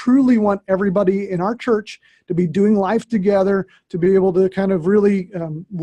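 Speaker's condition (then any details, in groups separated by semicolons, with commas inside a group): No condition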